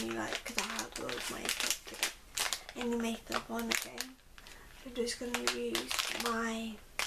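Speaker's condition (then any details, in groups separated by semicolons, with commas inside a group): Cerebral palsy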